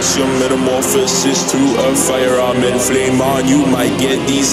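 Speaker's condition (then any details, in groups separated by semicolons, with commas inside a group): No condition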